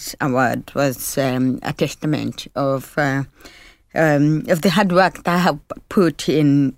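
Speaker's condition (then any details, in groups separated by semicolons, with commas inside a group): Deafness (Usher syndrome); did not speak well while growing up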